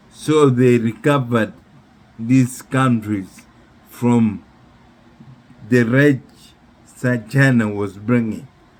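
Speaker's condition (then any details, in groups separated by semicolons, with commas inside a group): Neurological disease after torture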